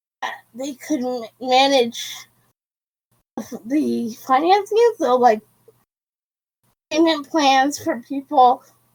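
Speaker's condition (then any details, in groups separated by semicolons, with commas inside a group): Cerebral palsy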